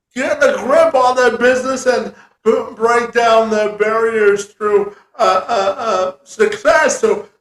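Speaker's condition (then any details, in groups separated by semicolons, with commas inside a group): Cerebral palsy; from birth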